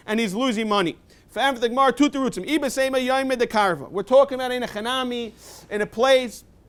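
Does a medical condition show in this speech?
No.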